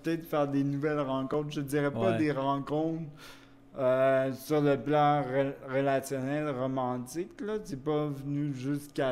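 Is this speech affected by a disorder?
Yes: cerebral palsy; wheelchair use.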